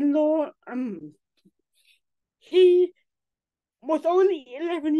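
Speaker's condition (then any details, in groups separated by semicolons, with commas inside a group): Cerebral palsy; from birth, affects limbs and neck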